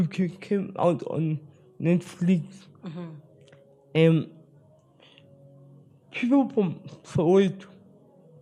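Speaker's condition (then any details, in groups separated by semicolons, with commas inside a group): Spastic cerebral palsy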